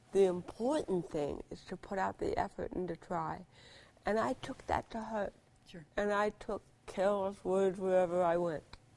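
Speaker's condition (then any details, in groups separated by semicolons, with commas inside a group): Cerebral palsy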